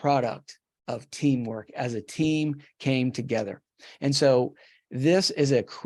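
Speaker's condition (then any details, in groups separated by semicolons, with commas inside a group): No condition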